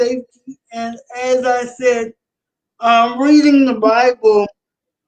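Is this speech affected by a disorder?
Yes: cerebral palsy.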